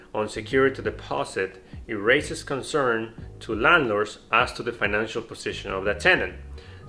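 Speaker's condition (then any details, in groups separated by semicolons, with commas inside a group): No condition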